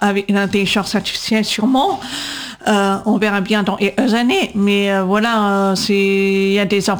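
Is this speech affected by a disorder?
Yes: deaf from birth; congenital deafness; follows show via live transcription by Céline Ripoll, needs subtitles and transcripts for videos, podcasts; atypical voice, speech recognition struggles to understand, 20 years speech therapy, lpc coder in class.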